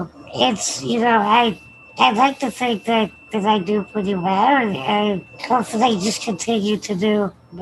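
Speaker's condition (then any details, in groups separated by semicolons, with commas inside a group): Spinal muscular atrophy; wheelchair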